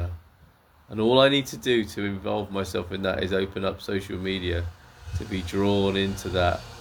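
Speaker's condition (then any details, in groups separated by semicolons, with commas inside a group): No condition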